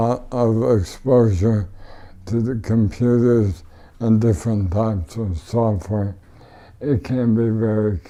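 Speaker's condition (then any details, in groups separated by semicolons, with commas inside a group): ALS; power wheelchair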